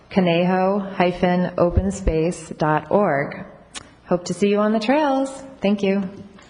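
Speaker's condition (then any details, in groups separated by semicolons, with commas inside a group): No condition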